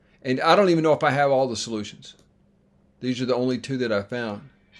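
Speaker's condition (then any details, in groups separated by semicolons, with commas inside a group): No condition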